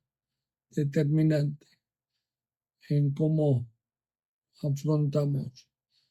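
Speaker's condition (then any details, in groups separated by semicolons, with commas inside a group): Amyotrophic lateral sclerosis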